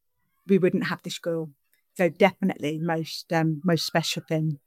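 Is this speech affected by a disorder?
Yes: deafness; questions interpreted into sign language by interpreter Lisa.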